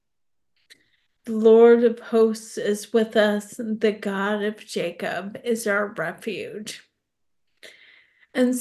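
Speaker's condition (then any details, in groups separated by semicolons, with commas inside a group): ALS; specialist-confirmed diagnosis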